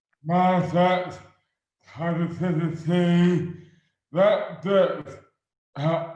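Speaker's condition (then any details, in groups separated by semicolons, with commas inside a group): Dystonia; affects hands and speech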